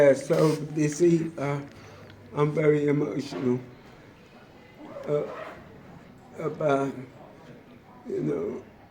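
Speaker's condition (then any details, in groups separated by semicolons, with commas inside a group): Motor neurone disease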